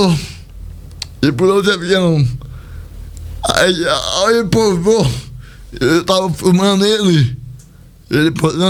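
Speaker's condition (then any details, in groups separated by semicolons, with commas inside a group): Cerebral palsy; speech not normal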